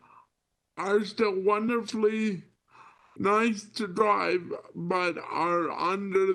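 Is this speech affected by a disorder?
Yes: spastic cerebral palsy; limited hand dexterity, cannot write, uses wheelchair.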